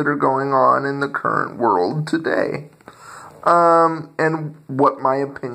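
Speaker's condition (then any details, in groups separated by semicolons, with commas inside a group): Cerebral palsy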